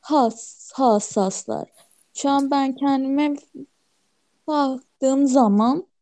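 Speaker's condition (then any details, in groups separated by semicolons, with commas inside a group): Stuttering; consulted a professor about own stuttering five years ago; stutters normally, much more at work and when anxious, very little when alone and relaxed; repeated sounds, prolonged sounds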